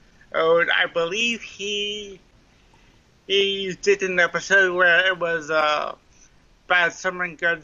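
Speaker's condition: Cerebral palsy; mild cerebral palsy

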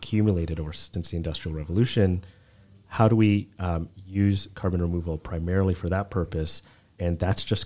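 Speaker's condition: No condition

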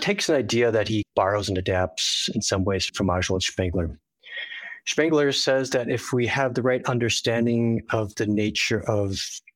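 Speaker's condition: No condition

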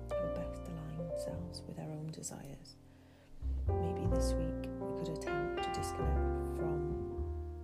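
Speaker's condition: No condition

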